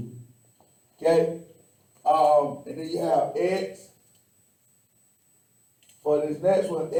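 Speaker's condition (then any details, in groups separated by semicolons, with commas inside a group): No condition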